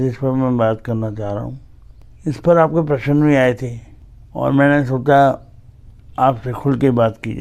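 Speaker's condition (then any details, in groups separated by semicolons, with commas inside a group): Cerebral palsy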